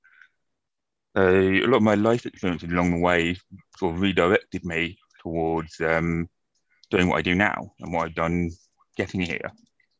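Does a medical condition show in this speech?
Yes: profound deafness, acquired from meningitis; profound deafness from meningitis at age 1.5, hearing aids in childhood, later cochlear implant with rehabilitation.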